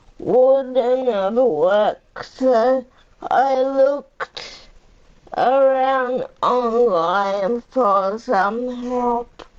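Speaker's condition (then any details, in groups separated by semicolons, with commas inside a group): Cerebral palsy; powerchair user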